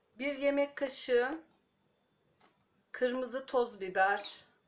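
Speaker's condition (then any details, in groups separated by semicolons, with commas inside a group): No condition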